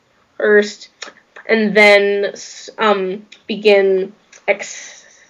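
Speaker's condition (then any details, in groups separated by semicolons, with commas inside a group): Stuttering; stuttering since about age 3, father also stutters; age 16, 13 years since onset, ineffective school therapy, now stuttering-trained professional, friends support group conventions; prolonged sounds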